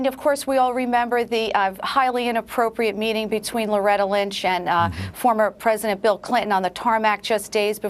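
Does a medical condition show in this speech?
No.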